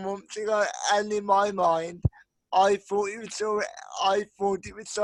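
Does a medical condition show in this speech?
Yes: cerebral palsy.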